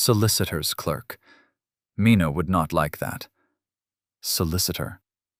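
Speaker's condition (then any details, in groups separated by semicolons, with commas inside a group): No condition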